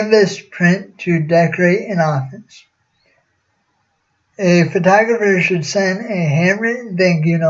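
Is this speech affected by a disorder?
Yes: cerebral palsy.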